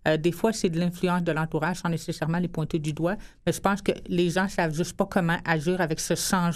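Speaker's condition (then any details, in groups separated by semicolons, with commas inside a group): Hearing loss since birth; congenital hearing loss, born hard of hearing; expresses herself very well, worked very hard for it, also speaks English well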